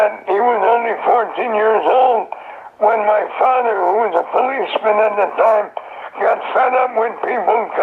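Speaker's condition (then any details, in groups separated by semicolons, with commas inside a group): Throat cancer; survivor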